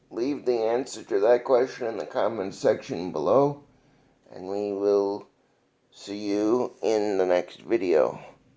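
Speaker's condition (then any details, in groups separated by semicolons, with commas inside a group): Cerebral palsy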